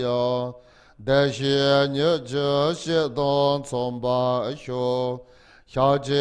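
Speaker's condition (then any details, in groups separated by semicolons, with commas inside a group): No condition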